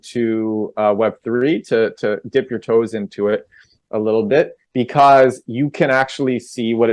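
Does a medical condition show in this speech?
No.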